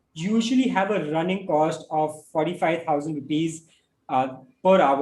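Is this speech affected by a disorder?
No.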